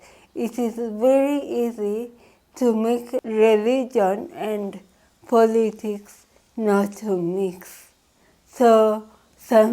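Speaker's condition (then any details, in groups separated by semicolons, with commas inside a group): Cerebral palsy; from birth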